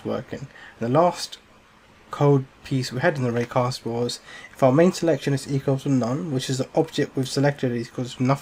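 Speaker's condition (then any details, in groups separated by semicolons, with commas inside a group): No condition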